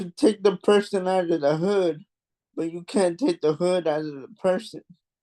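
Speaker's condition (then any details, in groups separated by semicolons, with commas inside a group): Cerebral palsy; mild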